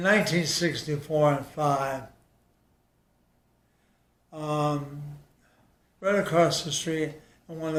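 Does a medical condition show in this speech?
Yes: ALS.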